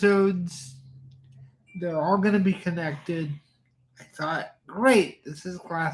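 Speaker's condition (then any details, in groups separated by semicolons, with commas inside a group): Cerebral palsy; from birth, cannot type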